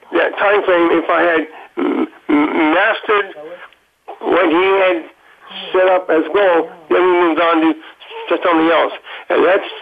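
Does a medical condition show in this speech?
Yes: Parkinson's disease; Parkinson's diagnosed five years ago, stutter since at least college years; Parkinson's attacks the jaw.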